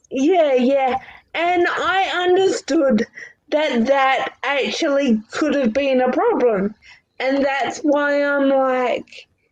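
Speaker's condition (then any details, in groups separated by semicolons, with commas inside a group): Cerebral palsy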